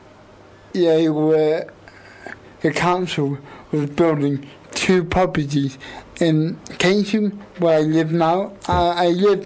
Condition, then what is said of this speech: Cerebral palsy. And as I said before, it really helps me with my confidence in my speech.